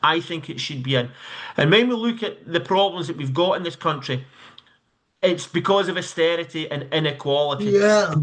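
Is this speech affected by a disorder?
No.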